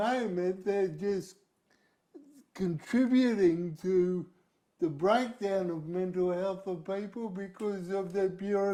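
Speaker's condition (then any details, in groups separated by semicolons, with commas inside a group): Cerebral palsy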